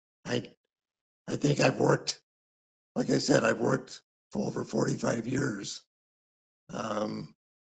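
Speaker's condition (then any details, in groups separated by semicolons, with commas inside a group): Thyroid cancer surgery; raspy voice, speech somewhat affected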